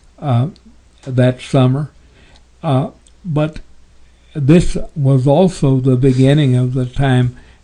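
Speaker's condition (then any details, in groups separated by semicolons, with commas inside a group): Parkinson's; tremors as early symptom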